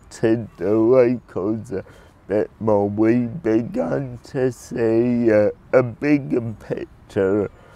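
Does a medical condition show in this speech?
Yes: cerebral palsy; predicted never to talk.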